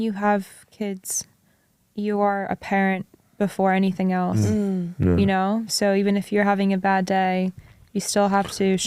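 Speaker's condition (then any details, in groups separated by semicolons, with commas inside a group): No condition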